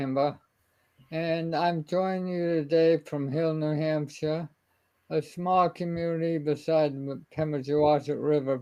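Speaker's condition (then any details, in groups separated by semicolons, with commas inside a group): ALS; limb onset sporadic form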